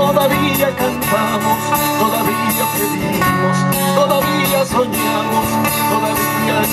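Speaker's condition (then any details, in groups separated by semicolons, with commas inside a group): No condition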